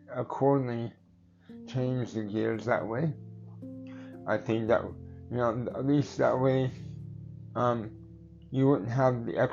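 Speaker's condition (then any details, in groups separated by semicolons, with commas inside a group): Cerebral palsy; tends to mess up words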